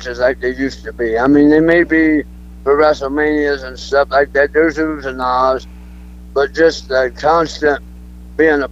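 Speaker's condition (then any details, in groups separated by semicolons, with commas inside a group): Throat cancer; cancer survivor, alive and well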